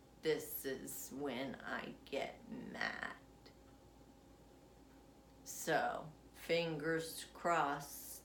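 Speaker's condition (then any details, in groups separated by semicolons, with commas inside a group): Essential tremor; affects legs as well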